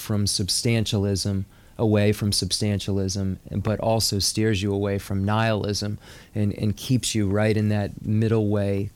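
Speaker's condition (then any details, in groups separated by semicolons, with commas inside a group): No condition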